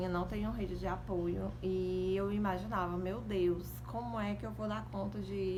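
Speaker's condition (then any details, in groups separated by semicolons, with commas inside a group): No condition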